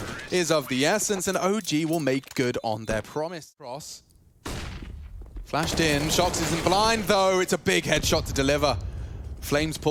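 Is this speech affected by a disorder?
No.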